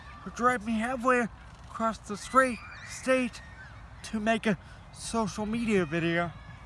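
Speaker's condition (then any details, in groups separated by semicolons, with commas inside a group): Cerebral palsy; heavily altered breathing patterns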